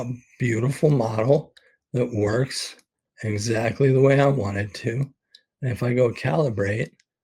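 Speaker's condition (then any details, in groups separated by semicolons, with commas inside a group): ALS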